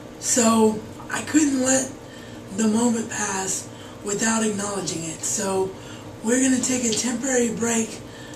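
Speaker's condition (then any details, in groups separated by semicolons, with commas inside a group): Cerebral palsy; wheelchair bound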